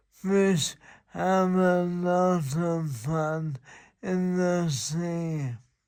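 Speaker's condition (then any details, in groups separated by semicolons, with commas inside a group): Motor neurone disease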